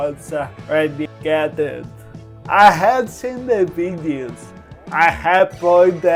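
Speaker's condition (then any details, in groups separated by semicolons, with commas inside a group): Cerebral palsy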